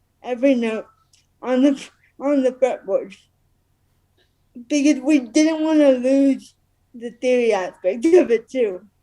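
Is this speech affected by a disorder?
Yes: cerebral palsy.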